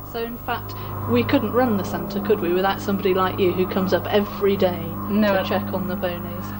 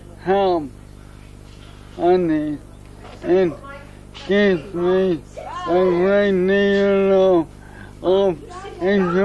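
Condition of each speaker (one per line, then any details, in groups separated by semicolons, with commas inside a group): No condition
Motor neuron disease; muscles not doing what they should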